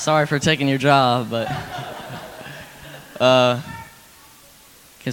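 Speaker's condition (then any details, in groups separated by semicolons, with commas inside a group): No condition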